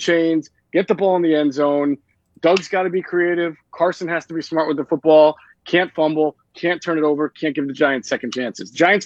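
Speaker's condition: No condition

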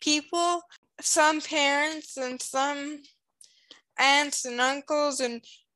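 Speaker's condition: Cerebral palsy; congenital spastic cerebral palsy

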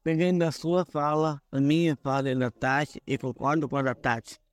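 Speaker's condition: Down syndrome

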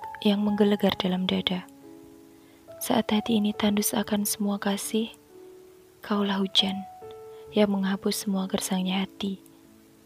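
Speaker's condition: No condition

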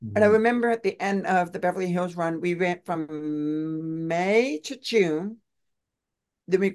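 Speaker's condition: Deaf; uses own voice

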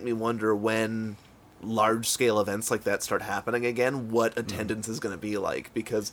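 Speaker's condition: No condition

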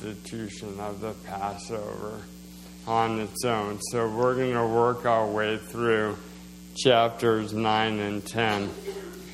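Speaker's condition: Slowed speech, swallowing problems

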